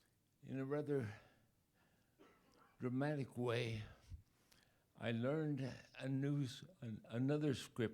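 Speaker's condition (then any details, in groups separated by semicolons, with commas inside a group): ALS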